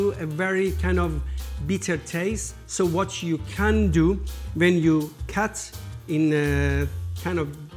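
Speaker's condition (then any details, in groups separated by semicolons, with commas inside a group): No condition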